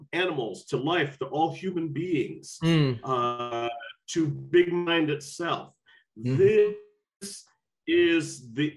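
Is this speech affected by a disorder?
Yes: aphasia; speaking in group discussion, says still working on aphasia.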